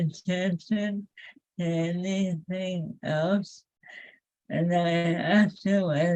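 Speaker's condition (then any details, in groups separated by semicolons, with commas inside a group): ALS; face improved, feet move faster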